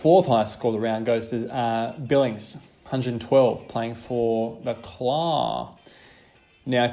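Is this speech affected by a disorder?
No.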